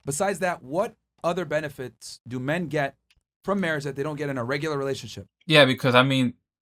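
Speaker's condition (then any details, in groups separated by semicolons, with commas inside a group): No condition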